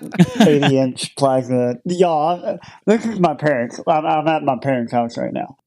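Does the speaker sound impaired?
Yes: cleft lip and palate; attributed to birthplace location.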